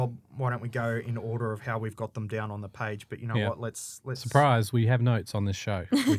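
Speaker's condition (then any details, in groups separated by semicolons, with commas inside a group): No condition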